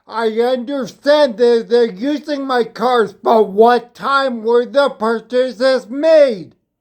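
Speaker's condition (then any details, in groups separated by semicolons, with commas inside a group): Spinocerebellar ataxia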